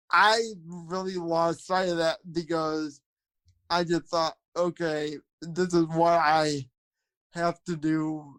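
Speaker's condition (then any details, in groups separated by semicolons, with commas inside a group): Cerebral palsy, spastic quadriplegia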